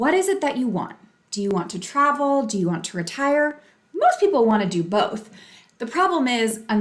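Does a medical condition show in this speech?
No.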